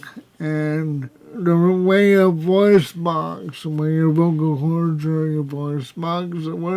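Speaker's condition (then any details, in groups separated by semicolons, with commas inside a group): Cerebral palsy, spastic, severe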